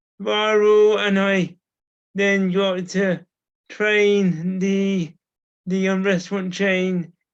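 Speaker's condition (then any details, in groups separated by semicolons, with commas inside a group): Cerebral palsy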